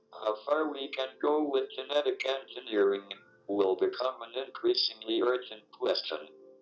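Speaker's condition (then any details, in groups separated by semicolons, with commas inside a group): ALS, speech-generating device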